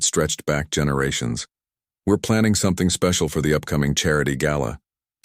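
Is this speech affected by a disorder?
No.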